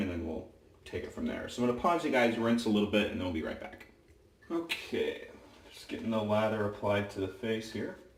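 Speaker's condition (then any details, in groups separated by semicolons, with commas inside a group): No condition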